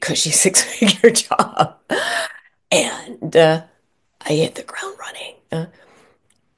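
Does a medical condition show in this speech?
Yes: spasmodic dysphonia; neurological voice disorder, Vocal cord spasms seen on nasal scope, onset at speaking panel, cause unclear; year and a half since diagnosis, Vocal therapy, Jim Bostock's Vocal Freedom Program, LA support group; voice dried then lost, vowels hard, at worst inaudible, hard to talk and breathe, long whispering.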